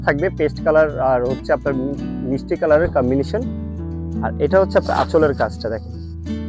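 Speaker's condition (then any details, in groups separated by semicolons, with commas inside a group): No condition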